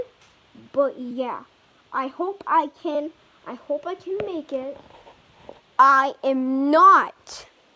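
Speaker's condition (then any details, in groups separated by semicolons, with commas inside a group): No condition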